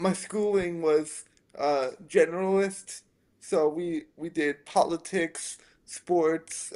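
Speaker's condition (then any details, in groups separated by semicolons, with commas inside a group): Spastic quadriplegic cerebral palsy; uses wheelchair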